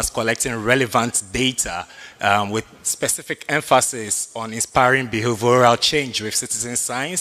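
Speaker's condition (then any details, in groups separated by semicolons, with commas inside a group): No condition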